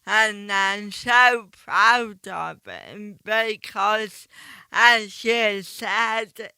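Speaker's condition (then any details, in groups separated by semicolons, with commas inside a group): Ataxic cerebral palsy; slow speech rate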